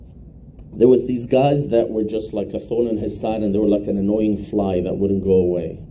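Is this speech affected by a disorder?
No.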